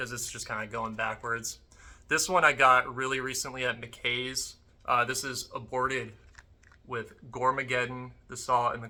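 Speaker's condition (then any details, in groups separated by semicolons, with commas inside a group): No condition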